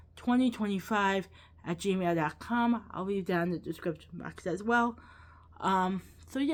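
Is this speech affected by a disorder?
Yes: cerebral palsy, quadriplegic.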